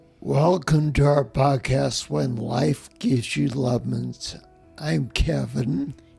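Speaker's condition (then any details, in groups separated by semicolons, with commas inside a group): Spinocerebellar ataxia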